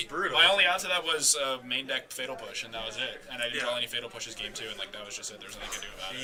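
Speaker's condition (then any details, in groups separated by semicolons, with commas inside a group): No condition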